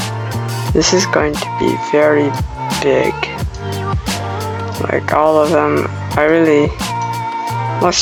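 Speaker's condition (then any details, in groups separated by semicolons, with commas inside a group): No condition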